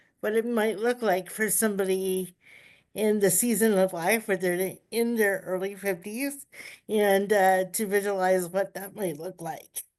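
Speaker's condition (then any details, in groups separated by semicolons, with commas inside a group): Cerebral palsy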